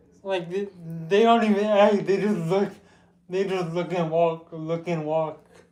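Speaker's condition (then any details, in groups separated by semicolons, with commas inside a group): Cerebral palsy; with developmental delay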